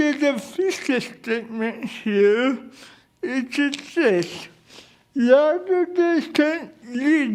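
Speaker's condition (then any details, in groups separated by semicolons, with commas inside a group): Cerebral palsy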